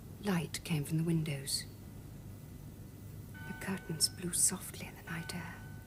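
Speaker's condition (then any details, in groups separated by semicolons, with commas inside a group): No condition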